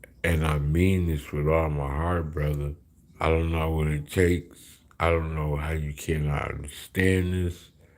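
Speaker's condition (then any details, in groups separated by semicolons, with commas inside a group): Slurred speech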